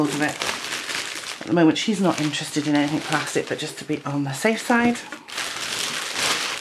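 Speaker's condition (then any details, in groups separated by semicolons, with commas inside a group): No condition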